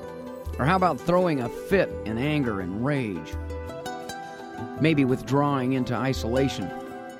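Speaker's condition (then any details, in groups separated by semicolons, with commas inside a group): No condition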